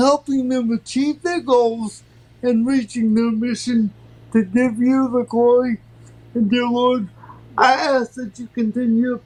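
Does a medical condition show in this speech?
Yes: cerebral palsy; from birth.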